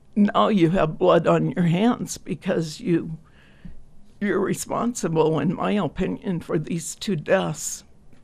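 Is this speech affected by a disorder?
Yes: spasmodic dysphonia; vocal cord tremor; voice straining from emotion mixed with condition.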